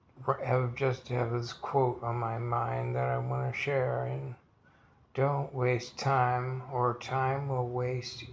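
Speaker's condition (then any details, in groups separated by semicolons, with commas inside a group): Multiple sclerosis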